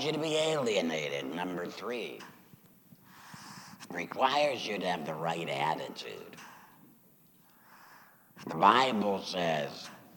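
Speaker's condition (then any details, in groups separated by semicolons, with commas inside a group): Laryngectomy; says used to serve God with voice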